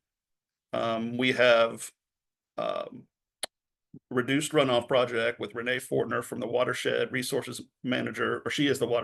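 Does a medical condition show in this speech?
No.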